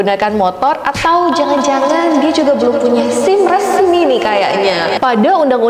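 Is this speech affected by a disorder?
No.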